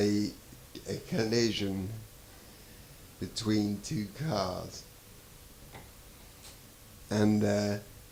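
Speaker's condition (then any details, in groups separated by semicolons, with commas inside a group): Traumatic brain injury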